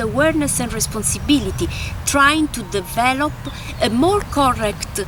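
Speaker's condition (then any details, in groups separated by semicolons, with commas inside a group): No condition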